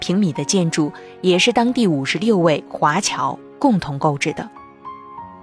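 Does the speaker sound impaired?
No.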